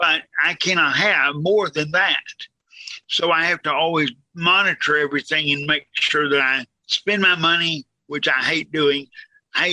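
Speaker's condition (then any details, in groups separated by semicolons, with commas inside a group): Cerebral palsy, severe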